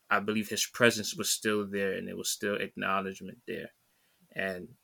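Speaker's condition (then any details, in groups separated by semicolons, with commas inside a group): No condition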